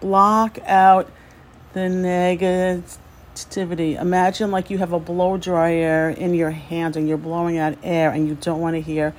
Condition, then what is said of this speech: Stuttering. I have learned a certain way of unblocking vocal folds that just doesn't work for everybody.